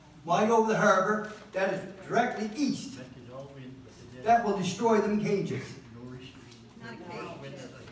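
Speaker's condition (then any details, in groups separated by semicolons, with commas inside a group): No condition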